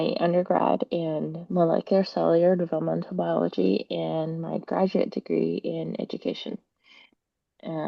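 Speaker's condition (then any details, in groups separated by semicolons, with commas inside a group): No condition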